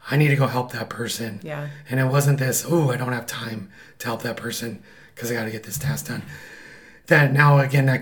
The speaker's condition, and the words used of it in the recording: Vocal cord paralysis. So, that's why my voice sounds this way.